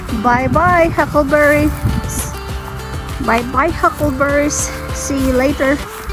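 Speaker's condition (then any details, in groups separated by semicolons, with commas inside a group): No condition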